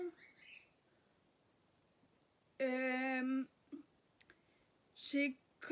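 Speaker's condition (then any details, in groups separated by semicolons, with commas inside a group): Ataxia; degenerative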